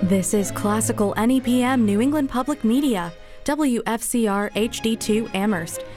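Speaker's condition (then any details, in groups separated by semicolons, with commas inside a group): No condition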